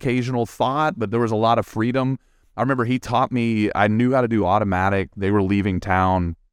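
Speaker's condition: No condition

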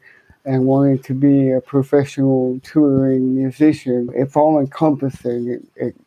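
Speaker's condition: Cerebral palsy, hemiplegia

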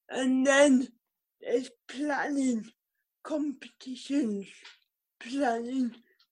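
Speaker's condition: Cerebral palsy; occupational therapy

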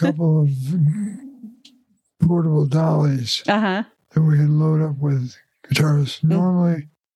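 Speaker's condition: Parkinson's disease; diagnosed about 2018 after failing heel-to-toe test, both arms unable to change guitar chords or strum; singing ability lost, partly from lack of practice, relies on amplifiers for volume

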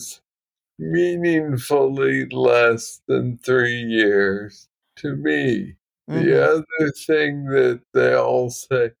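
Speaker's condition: Parkinson's disease, young onset; diagnosed at 35, deep brain stimulation implant, non-rechargeable battery; DBS battery replaced one week earlier, felt better quickly after

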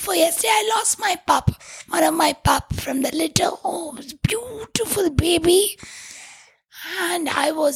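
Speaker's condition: Tracheostomy, vocal cords permanently constricted from smoke inhalation; must block tube hole with finger to be audible, former voice lost, voice called unforgettable

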